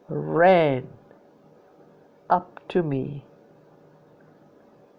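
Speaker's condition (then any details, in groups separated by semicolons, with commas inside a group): No condition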